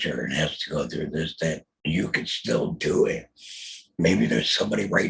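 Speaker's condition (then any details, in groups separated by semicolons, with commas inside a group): Total laryngectomy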